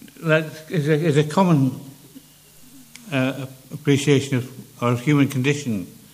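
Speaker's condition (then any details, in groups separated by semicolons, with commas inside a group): Parkinson's; less clear than before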